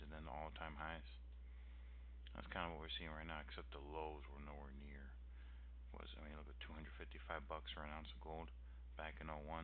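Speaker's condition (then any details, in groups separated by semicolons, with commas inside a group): No condition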